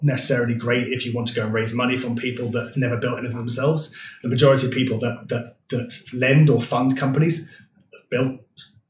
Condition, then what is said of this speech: No condition.